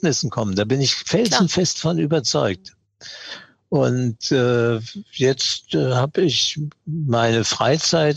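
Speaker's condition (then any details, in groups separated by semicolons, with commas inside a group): Parkinson's disease; ongoing tremor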